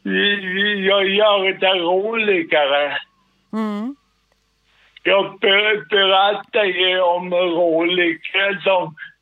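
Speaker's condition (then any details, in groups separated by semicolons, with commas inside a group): Cerebral palsy; sudden involuntary jerks, considered a functional impairment not a disease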